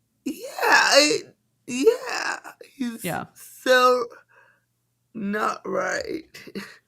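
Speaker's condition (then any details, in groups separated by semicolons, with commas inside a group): Cerebral palsy; from birth, affects walking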